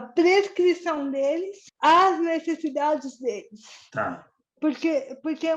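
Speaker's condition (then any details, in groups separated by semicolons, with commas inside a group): Cerebral palsy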